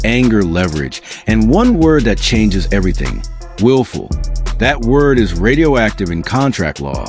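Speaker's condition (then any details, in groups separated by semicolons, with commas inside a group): No condition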